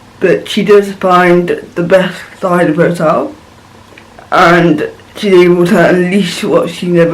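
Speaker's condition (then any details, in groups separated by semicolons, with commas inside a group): Cerebral palsy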